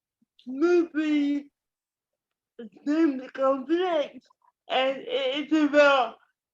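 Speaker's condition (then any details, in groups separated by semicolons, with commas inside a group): Cerebral palsy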